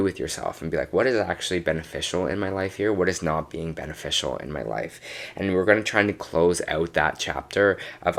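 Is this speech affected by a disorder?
No.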